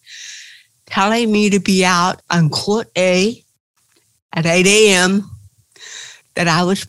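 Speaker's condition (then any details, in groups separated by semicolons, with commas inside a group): Cerebral palsy; since birth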